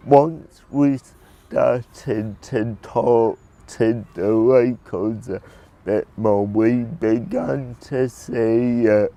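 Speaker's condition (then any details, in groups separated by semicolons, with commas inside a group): Cerebral palsy; early prognosis of never talking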